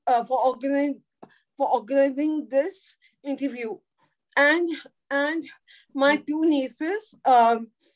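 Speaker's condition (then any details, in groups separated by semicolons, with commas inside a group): Cerebral palsy; could not talk in early childhood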